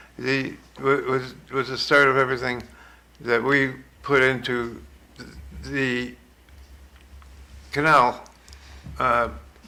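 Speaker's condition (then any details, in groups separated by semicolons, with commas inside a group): Parkinson's; severe, shaking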